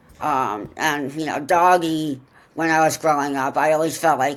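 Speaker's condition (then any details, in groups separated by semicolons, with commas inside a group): Profound deafness, congenital; excellent conversationalist, natural communicator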